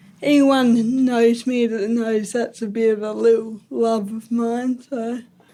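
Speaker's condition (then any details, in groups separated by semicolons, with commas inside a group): Ataxic cerebral palsy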